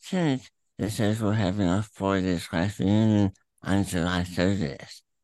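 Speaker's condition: Throat cancer; throat cancer three times, radiation with molded mask, chemo, checkups at Erlanger Medical Center Chattanooga; stage 4, terminal, tumor through tongue attached to epiglottis, inoperable, Emory Proton Center therapy not working; voice affected by cancer, eating issues from tongue tumor, still talks at length

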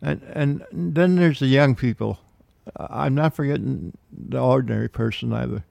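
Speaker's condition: Parkinson's disease; man aged 73

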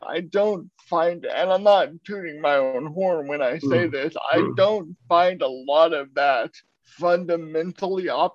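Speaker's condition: Cerebral palsy; uses a wheelchair, moves at a slow pace

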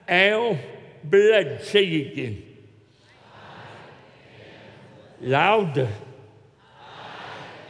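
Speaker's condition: Cerebral palsy; neck operation

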